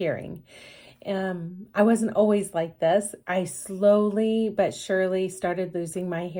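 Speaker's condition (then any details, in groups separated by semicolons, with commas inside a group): No condition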